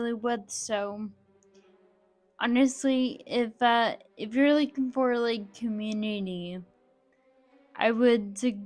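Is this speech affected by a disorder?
Yes: Friedreich's ataxia.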